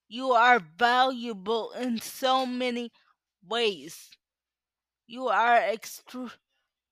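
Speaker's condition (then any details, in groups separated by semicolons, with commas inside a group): Cerebral palsy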